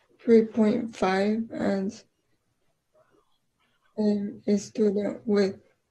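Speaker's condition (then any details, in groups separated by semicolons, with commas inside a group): Cerebral palsy; childhood physical therapy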